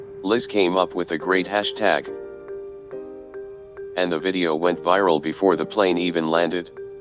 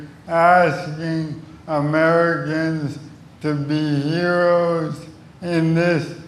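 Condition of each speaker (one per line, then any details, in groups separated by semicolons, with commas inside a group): No condition
ALS; rapidly progressing whole-body paralysis, uses wheelchair; about a year since diagnosis, respiratory function declining, tracheostomy and ventilator discussed; voice fading, less melodious, needs rest, later synthetic voice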